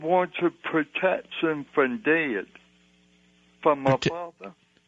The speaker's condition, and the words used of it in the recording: Cerebral palsy. Well, I hear you talking with great difficulty, but I hear that you're a very soulful man.